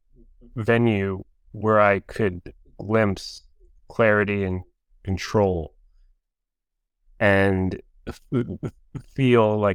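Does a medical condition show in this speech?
Yes: stuttering; since childhood, persistent, not intermittent; adult; notably disfluent, reading aloud very hard, stutters even alone when reading aloud; here blocks.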